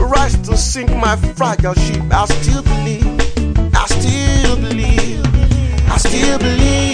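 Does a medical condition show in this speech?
No.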